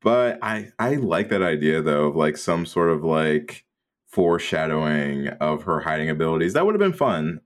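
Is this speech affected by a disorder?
No.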